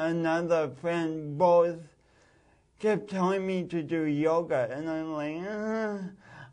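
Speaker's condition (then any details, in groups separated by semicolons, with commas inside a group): Speech impediment from birth oxygen loss; oxygen loss at birth from kinked umbilical cord, born a few weeks early, limited fine motor coordination; pronounced speech impediment since birth, distinguished one-of-a-kind unique accent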